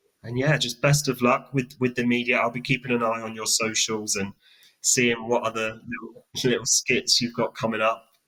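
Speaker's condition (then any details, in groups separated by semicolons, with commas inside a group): No condition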